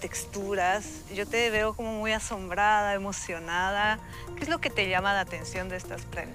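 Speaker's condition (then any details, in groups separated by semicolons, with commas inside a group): No condition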